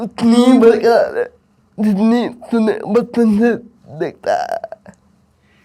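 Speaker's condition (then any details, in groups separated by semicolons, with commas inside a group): Cerebral palsy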